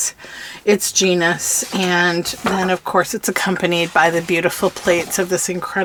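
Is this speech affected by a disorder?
No.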